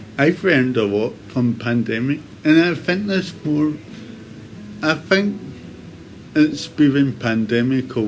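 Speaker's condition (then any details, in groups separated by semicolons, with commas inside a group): Cerebral palsy; complex operation for condition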